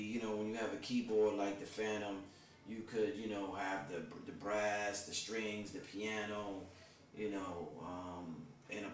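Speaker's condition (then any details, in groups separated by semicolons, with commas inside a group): No condition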